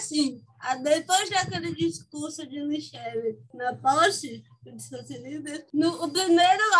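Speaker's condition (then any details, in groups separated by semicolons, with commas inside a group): Cerebral palsy; from birth, motor sequelae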